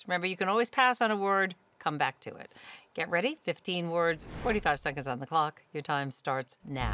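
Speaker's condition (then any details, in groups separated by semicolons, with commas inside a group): No condition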